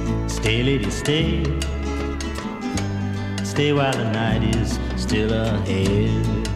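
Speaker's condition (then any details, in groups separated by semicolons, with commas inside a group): No condition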